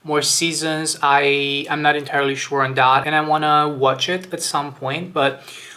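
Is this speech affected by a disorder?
No.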